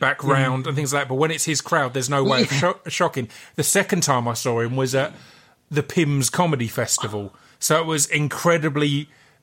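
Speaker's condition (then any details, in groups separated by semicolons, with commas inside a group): No condition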